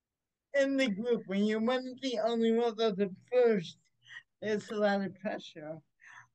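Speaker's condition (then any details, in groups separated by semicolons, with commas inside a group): Cerebral palsy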